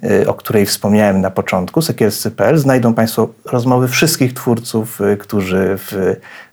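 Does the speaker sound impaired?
No.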